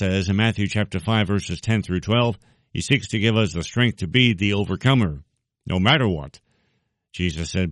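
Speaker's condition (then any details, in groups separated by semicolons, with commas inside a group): No condition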